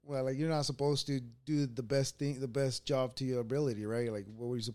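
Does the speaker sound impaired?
No.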